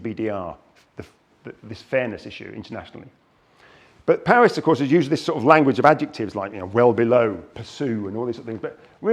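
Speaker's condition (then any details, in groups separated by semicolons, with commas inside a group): No condition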